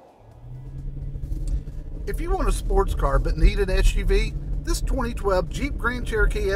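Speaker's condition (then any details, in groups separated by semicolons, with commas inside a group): No condition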